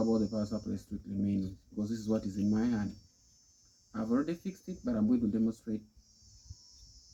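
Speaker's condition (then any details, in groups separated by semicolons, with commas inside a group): No condition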